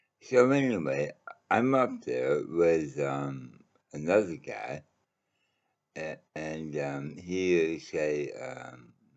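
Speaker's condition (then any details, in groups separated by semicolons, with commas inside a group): Mouth cancer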